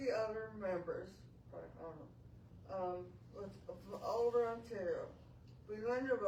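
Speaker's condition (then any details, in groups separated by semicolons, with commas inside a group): Traumatic brain injury; difficulty talking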